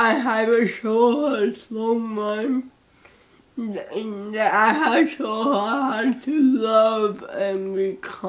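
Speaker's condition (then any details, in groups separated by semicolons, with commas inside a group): Cerebral palsy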